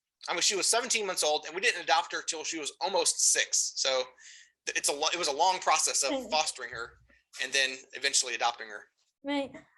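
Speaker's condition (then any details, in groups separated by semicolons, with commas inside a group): No condition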